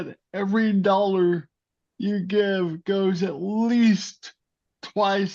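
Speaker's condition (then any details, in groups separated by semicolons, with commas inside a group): Cerebral palsy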